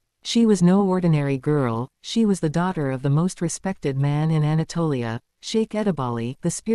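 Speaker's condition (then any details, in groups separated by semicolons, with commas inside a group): No condition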